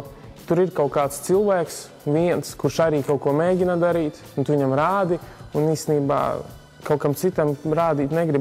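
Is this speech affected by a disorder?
No.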